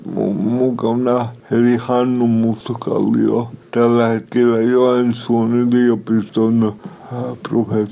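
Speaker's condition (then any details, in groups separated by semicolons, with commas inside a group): Cerebral palsy; speech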